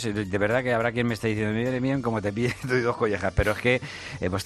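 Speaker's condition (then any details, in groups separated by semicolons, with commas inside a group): No condition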